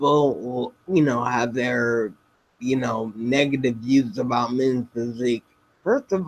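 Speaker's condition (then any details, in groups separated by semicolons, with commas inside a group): Spinocerebellar ataxia type 7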